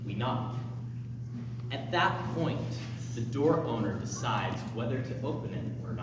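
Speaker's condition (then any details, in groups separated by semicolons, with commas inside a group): No condition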